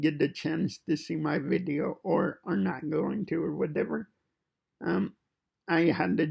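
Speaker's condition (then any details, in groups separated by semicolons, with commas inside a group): Cerebral palsy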